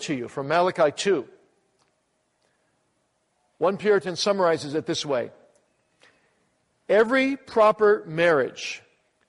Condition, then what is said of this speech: None; typical speech.